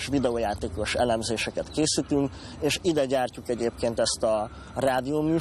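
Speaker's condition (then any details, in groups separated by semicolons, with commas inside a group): Cleft lip and palate; congenital cleft lip with cleft palate, small palatal cleft, 27-30 operations mostly plastic surgery; head-tilting drinking habit persists; mouth and voice noticed as odd by other children in childhood, liquids leaked through nose in infancy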